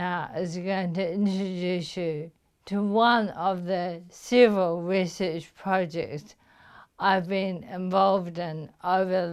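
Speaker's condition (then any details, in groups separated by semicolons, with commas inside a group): Motor neuron disease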